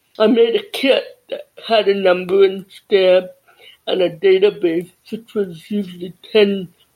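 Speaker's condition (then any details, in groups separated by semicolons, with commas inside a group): Deafness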